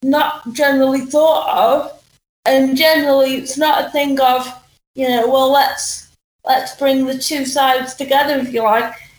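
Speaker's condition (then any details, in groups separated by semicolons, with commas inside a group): Cerebral palsy; unable to stand, walk or sit independently, limited hand use; relies on power chair, needs help with eating, drinking and all daily tasks, employs own staff team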